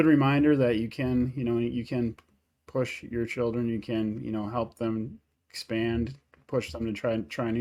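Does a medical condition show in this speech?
No.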